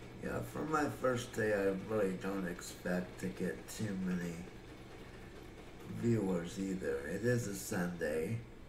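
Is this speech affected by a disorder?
Yes: cerebral palsy; affects muscle coordination.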